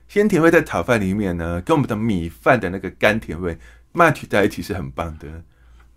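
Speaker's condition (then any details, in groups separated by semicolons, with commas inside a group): Hearing impairment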